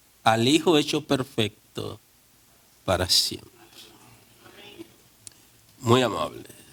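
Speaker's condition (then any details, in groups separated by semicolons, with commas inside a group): No condition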